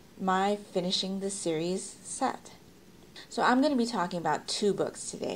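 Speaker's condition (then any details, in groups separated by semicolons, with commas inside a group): No condition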